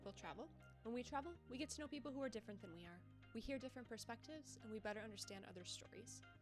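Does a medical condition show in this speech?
No.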